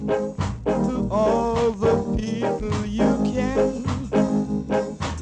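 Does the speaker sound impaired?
No.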